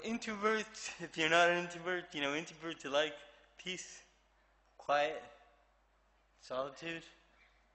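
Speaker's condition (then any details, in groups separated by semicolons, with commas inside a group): Cerebral palsy; affects movement and speech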